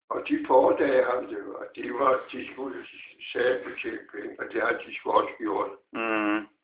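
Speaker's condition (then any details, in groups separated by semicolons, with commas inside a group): Parkinson's disease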